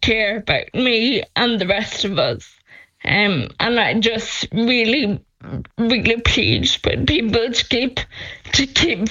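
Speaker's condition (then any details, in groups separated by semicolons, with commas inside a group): Friedreich's ataxia; speech deteriorating, voice banking on software for couple of hours, offered synthetic voices, expects voice loss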